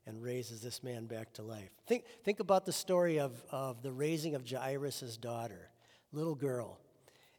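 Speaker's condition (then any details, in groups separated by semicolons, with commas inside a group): No condition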